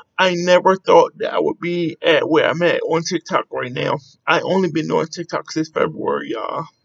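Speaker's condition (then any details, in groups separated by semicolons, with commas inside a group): Cerebral palsy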